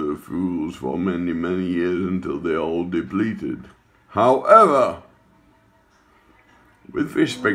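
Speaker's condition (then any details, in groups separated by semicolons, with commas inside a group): Acquired brain injury, ataxia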